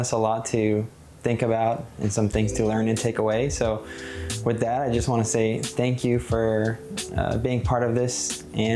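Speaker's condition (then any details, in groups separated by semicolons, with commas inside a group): No condition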